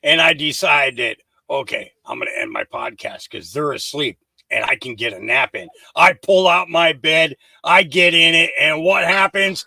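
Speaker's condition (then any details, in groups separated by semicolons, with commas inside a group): No condition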